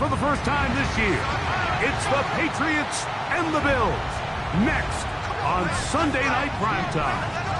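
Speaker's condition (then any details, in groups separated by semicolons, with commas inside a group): No condition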